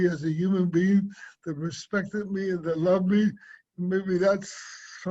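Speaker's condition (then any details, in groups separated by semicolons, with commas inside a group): Cerebral palsy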